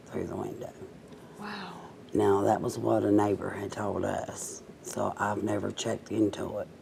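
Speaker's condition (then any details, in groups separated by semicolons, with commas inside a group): Cerebral palsy, mild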